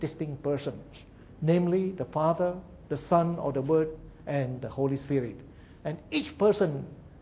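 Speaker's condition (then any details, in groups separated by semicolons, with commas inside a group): No condition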